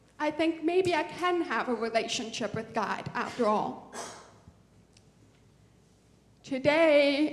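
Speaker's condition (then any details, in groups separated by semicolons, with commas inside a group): Deafness; born deaf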